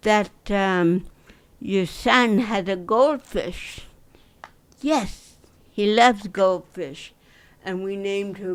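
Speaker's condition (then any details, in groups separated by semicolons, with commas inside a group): Dystonia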